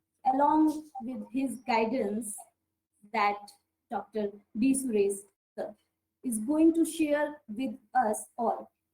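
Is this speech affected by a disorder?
No.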